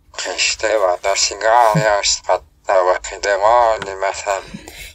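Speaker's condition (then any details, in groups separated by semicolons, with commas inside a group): ALS, speech-generating device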